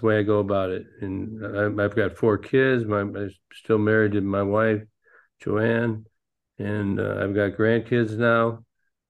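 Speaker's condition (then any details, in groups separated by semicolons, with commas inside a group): Parkinson's disease; ping pong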